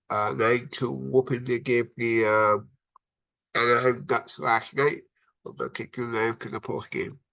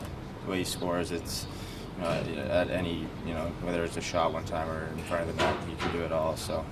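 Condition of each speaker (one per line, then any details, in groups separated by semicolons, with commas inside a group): Cerebral palsy; from birth, affects brain and body muscles
No condition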